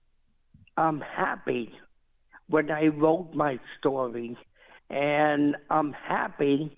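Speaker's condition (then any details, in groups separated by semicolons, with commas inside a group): Cerebral palsy; walks independently, climbs stairs to top of Empire State Building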